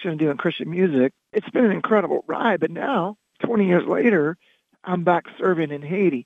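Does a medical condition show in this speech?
Yes: loss of singing voice; singing voice lost, speaking voice retained.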